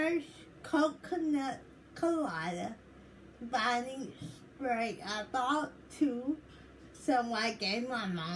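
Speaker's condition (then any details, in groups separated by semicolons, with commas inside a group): Cerebral palsy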